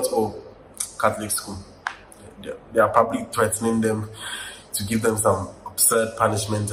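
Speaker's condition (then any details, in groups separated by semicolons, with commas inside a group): No condition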